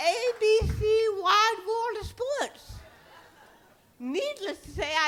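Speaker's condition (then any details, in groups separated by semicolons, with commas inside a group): Cerebral palsy; titanium neck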